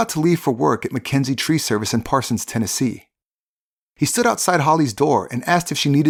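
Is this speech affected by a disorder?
No.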